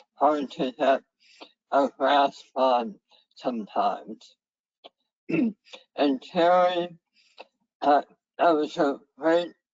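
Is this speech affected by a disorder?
Yes: head and neck cancer; severe dysphagia.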